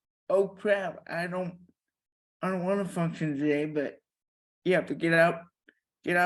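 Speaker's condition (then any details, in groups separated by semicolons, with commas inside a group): Cerebral palsy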